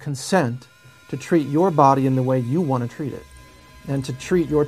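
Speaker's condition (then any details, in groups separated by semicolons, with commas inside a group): No condition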